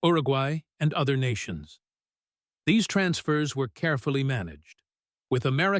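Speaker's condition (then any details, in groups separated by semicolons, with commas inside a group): No condition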